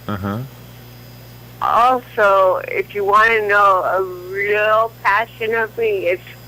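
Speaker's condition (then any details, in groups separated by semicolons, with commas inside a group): Cerebral palsy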